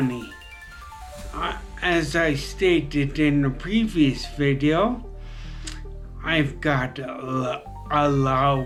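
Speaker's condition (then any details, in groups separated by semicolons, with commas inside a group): Traumatic brain injury; very debilitating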